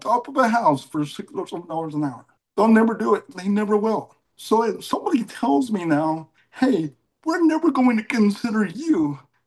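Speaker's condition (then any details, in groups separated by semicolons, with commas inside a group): Cerebral palsy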